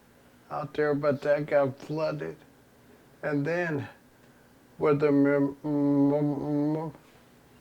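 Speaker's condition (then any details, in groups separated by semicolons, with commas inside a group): ALS; progressive terminal illness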